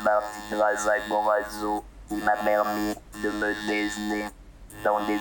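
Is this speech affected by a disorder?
Yes: total pharyngolaryngectomy; first cancer 3 years ago, chemoradiotherapy, tracheal stenosis, second cancer, partial oesophagectomy, neck dissection; no natural voice, cannot shout or laugh, phone understood only by family, caregivers, lost in noise.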